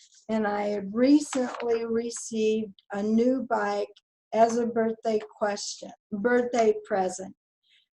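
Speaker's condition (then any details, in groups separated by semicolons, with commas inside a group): ALS; onset with balance loss, backward falls; physical therapy, hospital bed; voice weakening, voice banking begun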